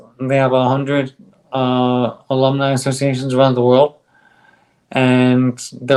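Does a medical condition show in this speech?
Yes: ALS; on drug, stronger bite, speaks better.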